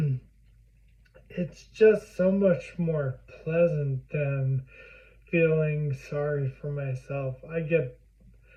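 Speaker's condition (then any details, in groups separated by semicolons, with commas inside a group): Primary lateral sclerosis; upper motor neuron disease; dysarthria, difficulty articulating, very slow speech, hard to understand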